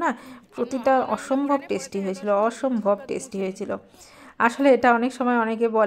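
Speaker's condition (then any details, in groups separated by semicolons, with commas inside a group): No condition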